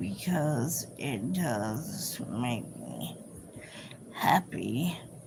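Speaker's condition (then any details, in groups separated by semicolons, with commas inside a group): Cerebral palsy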